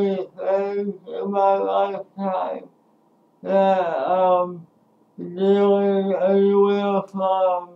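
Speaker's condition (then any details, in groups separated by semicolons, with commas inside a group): Speech impairment after birth surgery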